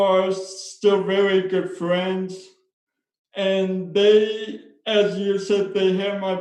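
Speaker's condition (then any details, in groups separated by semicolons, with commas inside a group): Spastic cerebral palsy; speech impairment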